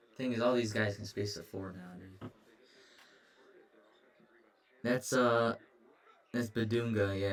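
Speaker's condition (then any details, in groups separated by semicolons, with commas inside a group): No condition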